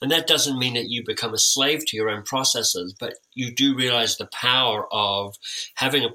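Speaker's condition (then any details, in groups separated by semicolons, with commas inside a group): Cleft lip and palate; time with an orthodontist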